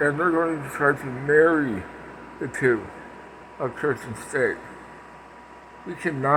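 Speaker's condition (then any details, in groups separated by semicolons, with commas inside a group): Parkinson's; speech impediment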